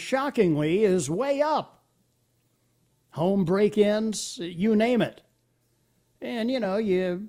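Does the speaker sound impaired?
No.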